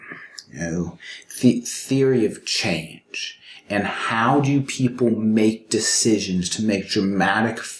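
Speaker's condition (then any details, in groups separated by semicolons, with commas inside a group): Stuttering; severe stuttering, therapy at Purdue speech clinic started 12 years ago, four Toastmasters clubs; still stutters terribly severely; repeated sounds, prolonged sounds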